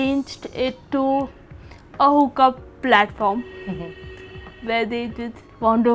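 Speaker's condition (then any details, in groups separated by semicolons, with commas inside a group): Cerebral palsy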